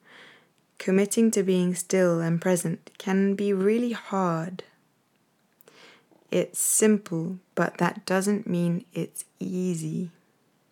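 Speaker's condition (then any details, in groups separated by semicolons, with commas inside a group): No condition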